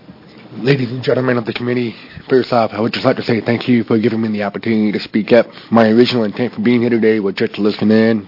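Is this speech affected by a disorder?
Yes: deafness.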